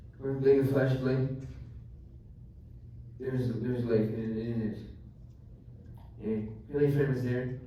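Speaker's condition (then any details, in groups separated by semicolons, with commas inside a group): Traumatic brain injury; climbing accident, tracheotomy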